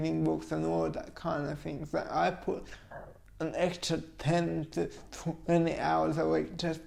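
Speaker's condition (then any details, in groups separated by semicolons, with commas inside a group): Cerebral palsy; formerly frequent stuttering, pauses for breath, improved with training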